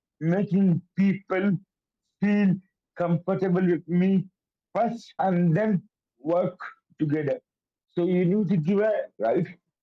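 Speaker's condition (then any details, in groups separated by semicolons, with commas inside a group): Cerebral palsy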